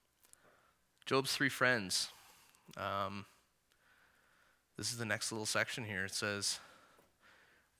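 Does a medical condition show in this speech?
No.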